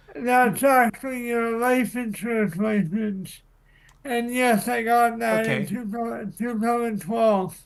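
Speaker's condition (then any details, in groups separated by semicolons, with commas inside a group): Cerebral palsy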